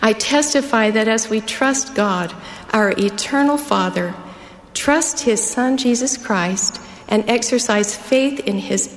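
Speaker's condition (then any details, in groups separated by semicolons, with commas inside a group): No condition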